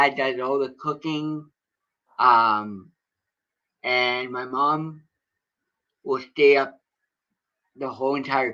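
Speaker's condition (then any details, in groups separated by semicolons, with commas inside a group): Cerebral palsy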